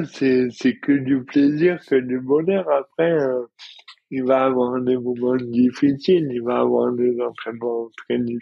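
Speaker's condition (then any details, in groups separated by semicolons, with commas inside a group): Dystonia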